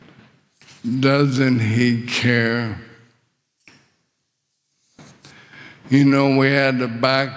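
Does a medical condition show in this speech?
Yes: ALS; struggles with swallowing, choked seriously on saliva, windpipe tightened, couldn't breathe.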